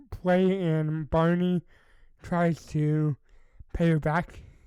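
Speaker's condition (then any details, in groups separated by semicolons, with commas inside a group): Cerebral palsy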